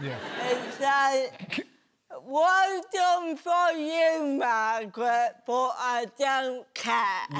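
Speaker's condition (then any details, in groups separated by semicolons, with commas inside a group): Cerebral palsy; caused by birth oxygen deprivation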